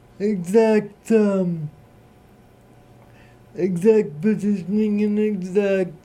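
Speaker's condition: Cerebral palsy; voice recognized by Google Assistant and Google Voice devices

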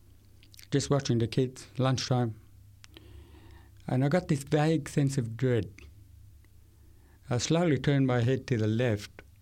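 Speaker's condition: Severe to profound hearing loss, acquired, from meningitis at age 8; Queensland country town

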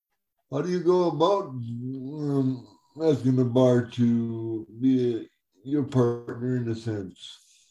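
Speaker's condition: Cerebral palsy; cerebral palsy since birth, uses wheelchair for mobility

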